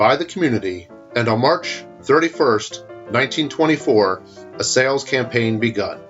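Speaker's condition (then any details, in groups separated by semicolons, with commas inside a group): No condition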